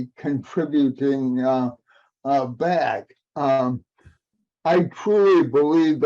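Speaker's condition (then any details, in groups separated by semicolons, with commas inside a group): Cerebral palsy; aging adult, past 40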